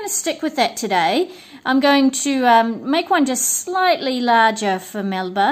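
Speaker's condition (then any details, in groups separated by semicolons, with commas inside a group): No condition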